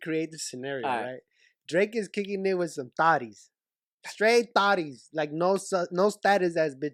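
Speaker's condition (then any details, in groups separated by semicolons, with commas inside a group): No condition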